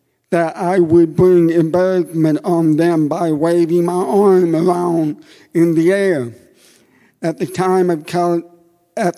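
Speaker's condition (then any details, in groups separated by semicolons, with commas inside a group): Deafness; deaf since childhood, educated in oral program, discouraged from sign language, later learned sign; comfortable speaking and using own voice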